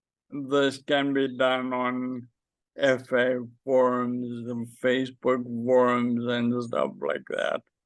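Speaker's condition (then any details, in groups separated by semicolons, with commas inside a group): Friedreich's ataxia; does voice exercises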